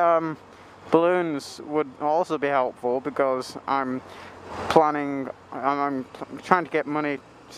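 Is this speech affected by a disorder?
No.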